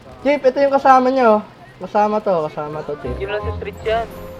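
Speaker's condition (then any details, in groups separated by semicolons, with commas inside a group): No condition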